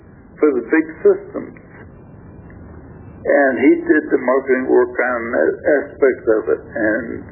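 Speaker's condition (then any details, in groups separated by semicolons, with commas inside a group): Stroke affecting throat muscles; then three more small strokes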